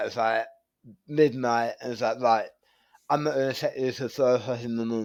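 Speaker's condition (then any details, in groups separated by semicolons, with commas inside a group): Tongue cancer surgery; right-side tongue surgery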